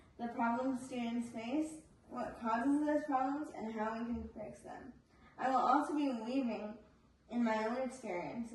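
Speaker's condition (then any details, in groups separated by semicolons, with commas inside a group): Spastic cerebral palsy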